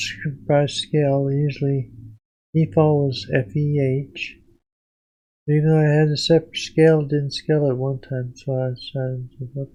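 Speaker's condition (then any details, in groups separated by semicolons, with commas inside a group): Parkinson's disease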